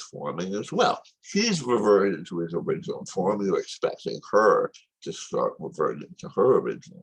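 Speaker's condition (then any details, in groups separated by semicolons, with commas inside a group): Tongue cancer surgery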